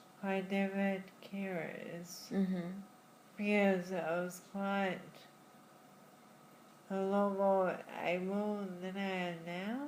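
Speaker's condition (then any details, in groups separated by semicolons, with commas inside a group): Friedreich's ataxia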